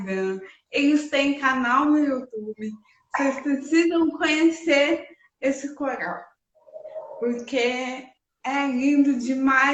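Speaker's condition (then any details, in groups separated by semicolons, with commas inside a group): Cerebral palsy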